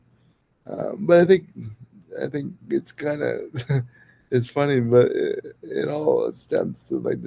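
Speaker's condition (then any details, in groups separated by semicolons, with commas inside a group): Cerebral palsy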